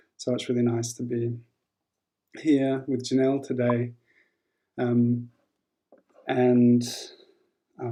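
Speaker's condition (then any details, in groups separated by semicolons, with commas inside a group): No condition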